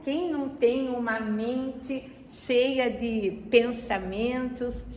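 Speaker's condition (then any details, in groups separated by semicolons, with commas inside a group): No condition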